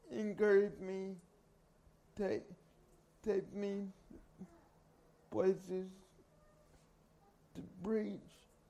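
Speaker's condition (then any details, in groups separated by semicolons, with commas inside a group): Cerebral palsy; carried everywhere by parents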